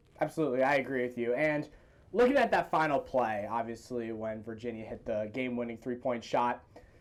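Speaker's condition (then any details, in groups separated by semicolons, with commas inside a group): No condition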